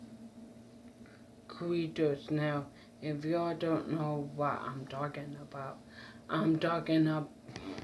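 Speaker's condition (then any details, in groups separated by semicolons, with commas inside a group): Mild cerebral palsy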